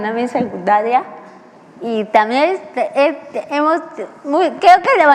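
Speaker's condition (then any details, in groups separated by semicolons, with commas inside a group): Cerebral palsy; infantile form, diagnosed about age one; began speaking at age six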